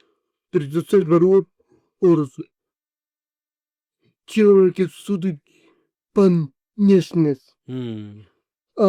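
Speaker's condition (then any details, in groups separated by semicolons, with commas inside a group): Cerebral palsy; 40 years with condition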